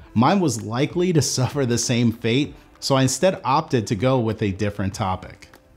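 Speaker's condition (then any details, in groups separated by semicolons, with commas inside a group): No condition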